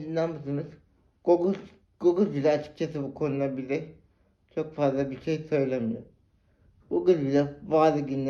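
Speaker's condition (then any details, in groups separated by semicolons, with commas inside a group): Cerebral palsy; spastic type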